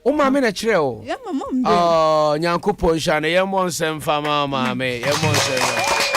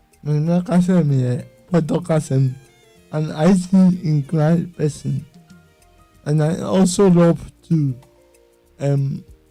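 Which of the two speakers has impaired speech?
The second: cerebral palsy; self-managing with exercises.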